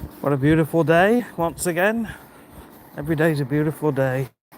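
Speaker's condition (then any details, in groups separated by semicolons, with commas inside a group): No condition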